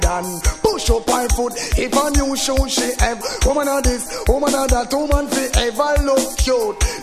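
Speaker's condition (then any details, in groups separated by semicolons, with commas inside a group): No condition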